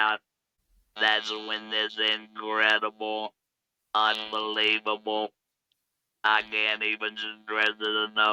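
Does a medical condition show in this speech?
Yes: laryngectomy, electrolarynx; diagnosed about a year ago, no current cancer signs.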